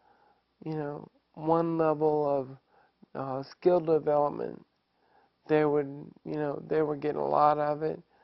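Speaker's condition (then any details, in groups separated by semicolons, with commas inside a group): ALS; after diagnosis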